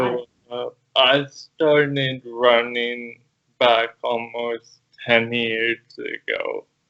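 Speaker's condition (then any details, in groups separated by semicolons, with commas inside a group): Cerebral palsy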